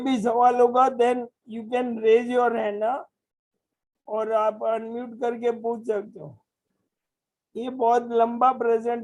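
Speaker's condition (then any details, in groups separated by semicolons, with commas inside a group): Motor neurone disease; voice strong and loud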